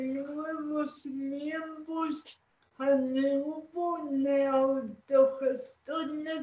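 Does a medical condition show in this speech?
Yes: cerebral palsy.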